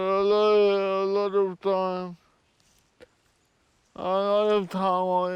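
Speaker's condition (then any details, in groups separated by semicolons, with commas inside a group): Cerebral palsy; from birth, spasticity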